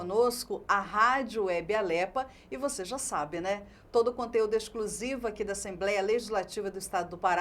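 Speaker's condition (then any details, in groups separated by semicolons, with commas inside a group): No condition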